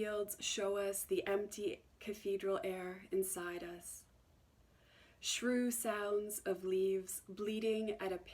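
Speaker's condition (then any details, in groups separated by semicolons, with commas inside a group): No condition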